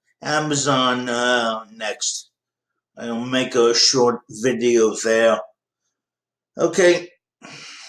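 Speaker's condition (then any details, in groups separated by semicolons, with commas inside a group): Cerebral palsy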